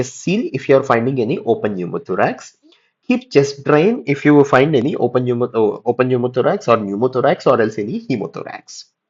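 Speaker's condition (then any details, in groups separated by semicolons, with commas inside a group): No condition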